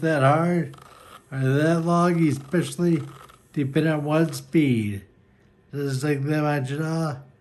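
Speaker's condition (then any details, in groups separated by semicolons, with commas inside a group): Friedreich's ataxia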